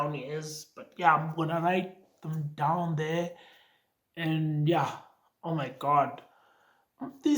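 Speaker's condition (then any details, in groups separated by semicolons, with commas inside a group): No condition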